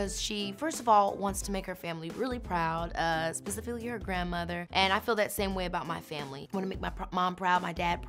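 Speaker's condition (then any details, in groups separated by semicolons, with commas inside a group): No condition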